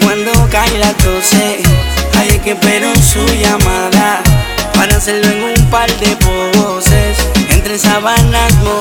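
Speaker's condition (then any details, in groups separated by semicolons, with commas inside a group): No condition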